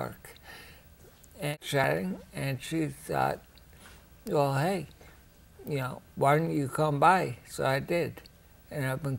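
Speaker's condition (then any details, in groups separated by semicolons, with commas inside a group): Ataxia; rare, progressive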